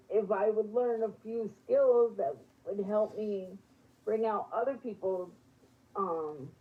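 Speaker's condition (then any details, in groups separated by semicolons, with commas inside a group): Spastic quadriplegic cerebral palsy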